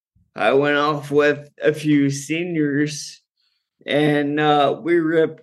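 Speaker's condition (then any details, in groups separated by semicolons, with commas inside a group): Friedreich's ataxia; progressive, cannabis strain with doctor's guidance for neuropathic pain, muscle relaxing, sleep, ataxia worse when tired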